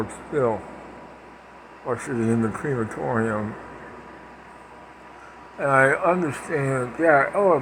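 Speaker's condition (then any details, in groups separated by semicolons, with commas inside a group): Parkinson's; speech impediment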